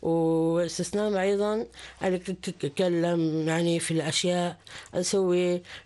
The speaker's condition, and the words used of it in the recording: Down syndrome. في أنهم عندهم سلاسة في التعامل مع الآخرين، حديثهم واضح، عندهم ثقة بأنفسهم، قادرين أنهم يوصلوا صوتهم للمجتمع بكل وضوح.